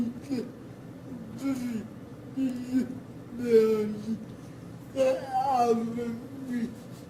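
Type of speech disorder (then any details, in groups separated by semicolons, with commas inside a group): Dysarthria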